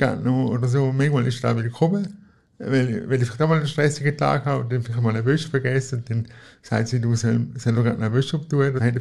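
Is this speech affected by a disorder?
Yes: cerebral palsy; cerebral palsy present from birth, wheelchair user, crawled on knees as child, needs help in daily life; personal assistance team via IV assistance contribution for almost 10 years, lives in own apartment.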